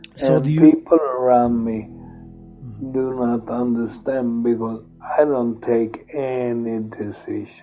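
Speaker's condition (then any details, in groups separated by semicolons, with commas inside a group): Multiple sclerosis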